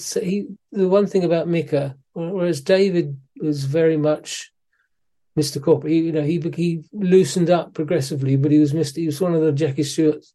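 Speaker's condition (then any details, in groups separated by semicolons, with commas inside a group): Parkinson's disease; suspected for a while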